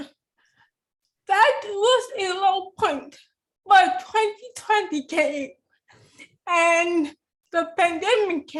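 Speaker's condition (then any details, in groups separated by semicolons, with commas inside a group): Cerebral palsy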